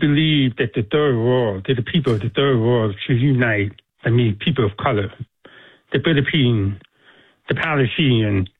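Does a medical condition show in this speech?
Yes: deafness; speaks with a deaf accent.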